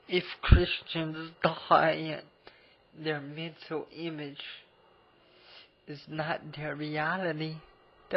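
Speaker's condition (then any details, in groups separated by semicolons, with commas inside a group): Cerebral palsy; abnormal voice, can barely talk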